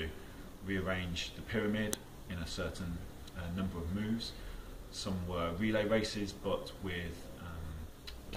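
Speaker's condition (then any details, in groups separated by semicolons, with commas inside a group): No condition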